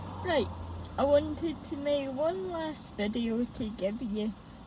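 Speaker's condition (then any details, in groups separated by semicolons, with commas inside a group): Cerebral palsy, moderate; birth injury, weaker muscles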